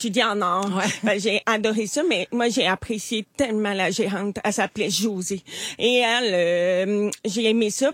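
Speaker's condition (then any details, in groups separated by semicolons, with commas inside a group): Hearing loss; hard of hearing since childhood, attended special school for hard-of-hearing pupils, then mainstream school, skilled lip reader; accent when speaking, noted by others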